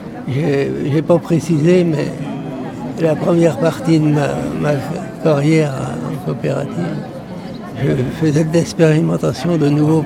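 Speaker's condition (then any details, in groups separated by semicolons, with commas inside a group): Parkinson's disease; pesticide exposure over 27 years at Coralis Cooperative, skin and inhalation, weakened bones, pronounced stooped posture; no teeth left due to bone weakening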